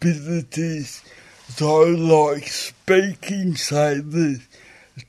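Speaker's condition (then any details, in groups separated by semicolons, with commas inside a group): Stroke with aphasia; acquired brain injury from stroke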